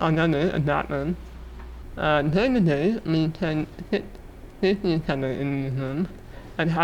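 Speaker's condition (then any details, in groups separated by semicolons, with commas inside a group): Muscular dystrophy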